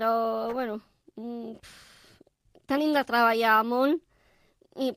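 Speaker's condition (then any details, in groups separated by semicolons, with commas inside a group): Down syndrome; four hours instead of one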